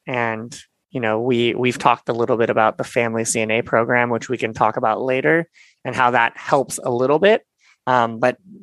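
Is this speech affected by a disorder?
Yes: cleft palate and lip; congenital cleft lip and palate, seven surgeries before age 7, hip bone grafted into mouth.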